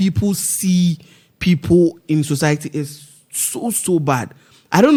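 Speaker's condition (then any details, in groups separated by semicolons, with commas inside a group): No condition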